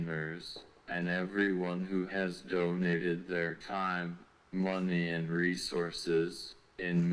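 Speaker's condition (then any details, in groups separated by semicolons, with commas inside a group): ALS, speech-generating device; onset left arm weakness, tracheostomy, feeding tube; rapid progression, completely paralyzed; uses eye gaze device, eats through feeding tube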